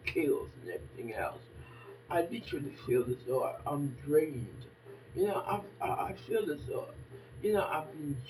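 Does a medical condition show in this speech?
Yes: facial palsy; can barely hear own speech.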